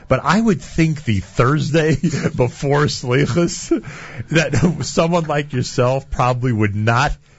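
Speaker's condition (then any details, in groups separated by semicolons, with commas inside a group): No condition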